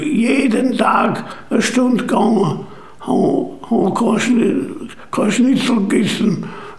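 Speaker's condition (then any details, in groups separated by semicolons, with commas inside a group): Stroke; cause unknown to him, heart possibly involved; feeling poorly since stroke; voice affected, conversation heavily shortened to spare voice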